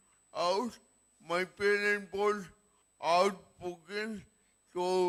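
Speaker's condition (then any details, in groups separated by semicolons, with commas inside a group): Cerebral palsy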